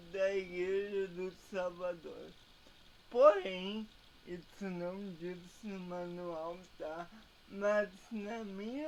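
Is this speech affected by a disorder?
Yes: paralysis; speech impairment.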